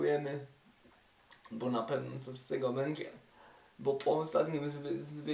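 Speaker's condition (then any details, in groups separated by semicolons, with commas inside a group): Cerebral palsy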